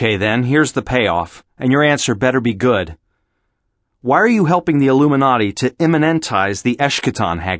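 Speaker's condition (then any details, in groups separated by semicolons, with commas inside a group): No condition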